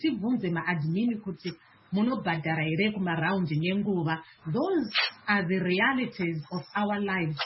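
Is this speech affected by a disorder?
No.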